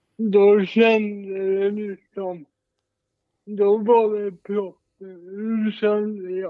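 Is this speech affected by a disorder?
Yes: cerebral palsy, mild.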